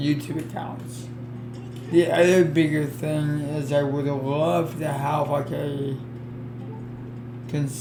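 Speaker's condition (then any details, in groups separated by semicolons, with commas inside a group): Cerebral palsy; affects legs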